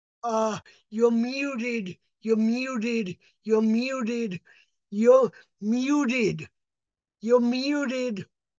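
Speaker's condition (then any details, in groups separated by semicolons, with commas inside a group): Cerebral palsy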